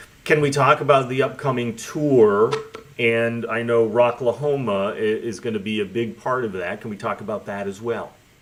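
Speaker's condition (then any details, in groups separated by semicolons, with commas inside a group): No condition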